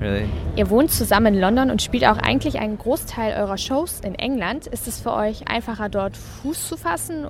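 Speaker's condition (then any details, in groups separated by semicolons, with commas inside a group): No condition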